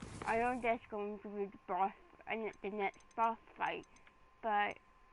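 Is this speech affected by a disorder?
Yes: cerebral palsy.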